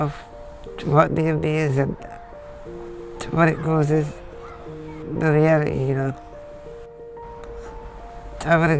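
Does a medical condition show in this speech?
Yes: Duchenne muscular dystrophy; genetic, progressive muscle weakness.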